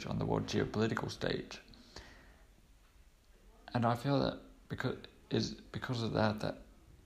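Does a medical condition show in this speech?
Yes: cerebral palsy; cerebral palsy since birth.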